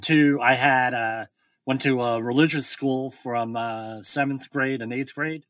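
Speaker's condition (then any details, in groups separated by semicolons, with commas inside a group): Bilateral cleft lip and palate; congenital bilateral cleft lip and cleft palate, about nine years of speech therapy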